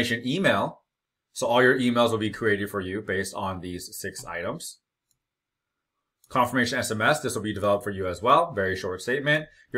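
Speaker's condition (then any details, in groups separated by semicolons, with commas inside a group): No condition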